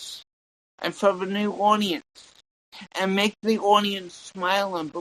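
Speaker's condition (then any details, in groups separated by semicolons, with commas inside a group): Cerebral palsy; tongue and legs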